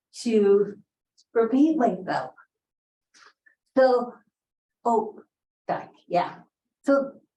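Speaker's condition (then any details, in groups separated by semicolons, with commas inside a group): Cerebral palsy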